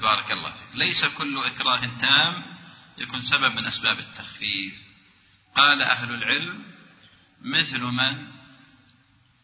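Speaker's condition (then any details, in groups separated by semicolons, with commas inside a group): No condition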